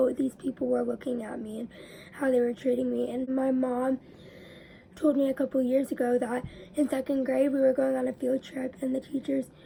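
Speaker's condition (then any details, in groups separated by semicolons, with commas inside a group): Cerebral palsy; speech delay and issues, raspy voice, big breaths between sentences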